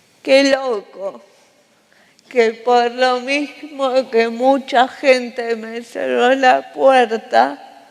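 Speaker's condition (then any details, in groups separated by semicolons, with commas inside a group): Cerebral palsy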